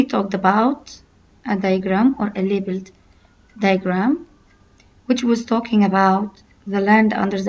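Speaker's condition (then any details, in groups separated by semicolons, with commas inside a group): No condition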